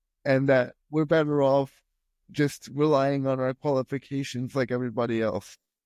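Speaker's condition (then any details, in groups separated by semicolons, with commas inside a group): Spastic quadriplegic cerebral palsy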